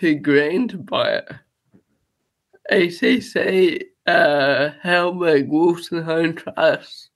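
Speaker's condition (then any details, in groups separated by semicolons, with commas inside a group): Cerebral palsy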